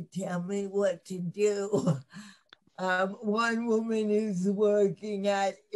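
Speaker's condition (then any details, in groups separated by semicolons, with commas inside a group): Cerebral palsy; lifelong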